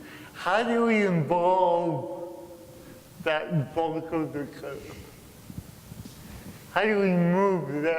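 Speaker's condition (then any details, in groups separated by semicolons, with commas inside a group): Cerebral palsy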